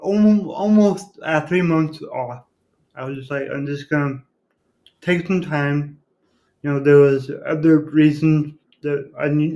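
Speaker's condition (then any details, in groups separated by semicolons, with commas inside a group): Cerebral palsy; repeat surgery expected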